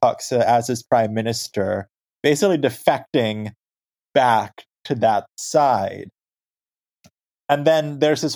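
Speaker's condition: No condition

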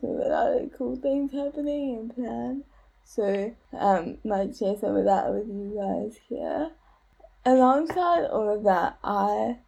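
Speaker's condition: Cerebral palsy; diagnosed at 11 months, full-time motorized wheelchair user, never able to walk independently; age 29; voice may go down sometimes, slower to take breaths, limited lung capacity, energy and effort

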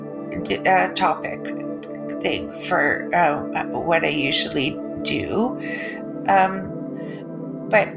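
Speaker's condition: Aphasia and apraxia; speaking difficult at times, trouble getting words out, can still get message across

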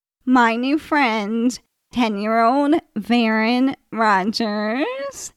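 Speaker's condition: ALS; described as dying, no cure; still able to swallow and eat without choking, feeding tube not yet used

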